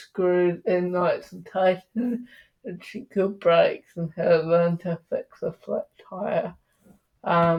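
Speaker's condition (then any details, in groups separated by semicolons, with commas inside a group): Cerebral palsy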